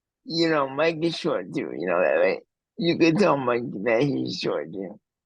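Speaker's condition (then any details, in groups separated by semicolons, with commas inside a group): Cerebral palsy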